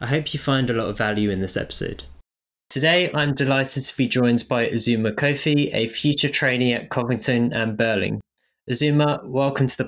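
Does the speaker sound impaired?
No.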